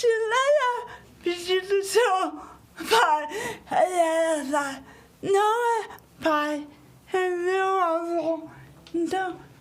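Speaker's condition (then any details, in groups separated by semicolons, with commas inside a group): Cerebral palsy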